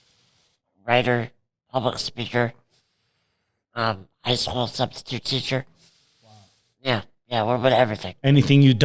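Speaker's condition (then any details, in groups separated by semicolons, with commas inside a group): Cerebral palsy; present from birth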